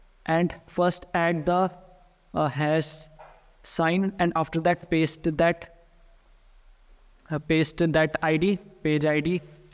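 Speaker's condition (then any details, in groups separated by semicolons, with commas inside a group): No condition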